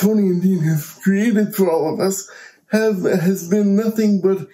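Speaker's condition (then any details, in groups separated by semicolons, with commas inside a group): Cerebral palsy; present from birth, uses power wheelchair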